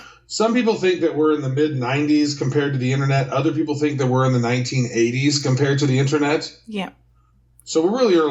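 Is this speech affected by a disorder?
No.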